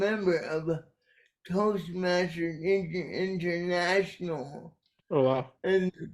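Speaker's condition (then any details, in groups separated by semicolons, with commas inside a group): Cerebral palsy; caused by brainstem aneurysm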